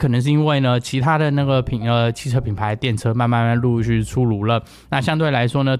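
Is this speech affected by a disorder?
No.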